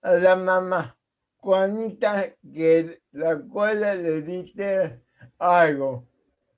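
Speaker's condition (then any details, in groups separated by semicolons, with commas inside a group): Cerebral palsy; speaks as if with potato in mouth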